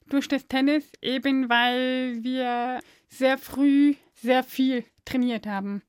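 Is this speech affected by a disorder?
Yes: deafness; speaks very clearly, spoken language learned via early intervention, mother, Aachen deaf kindergarten, balloons.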